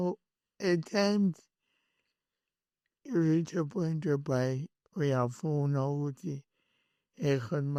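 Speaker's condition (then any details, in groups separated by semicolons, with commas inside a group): Cerebral palsy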